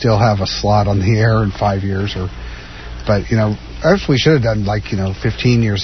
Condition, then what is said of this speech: None; typical speech.